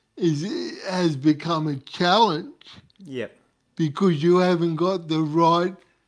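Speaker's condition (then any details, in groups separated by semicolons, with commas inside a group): Cerebral palsy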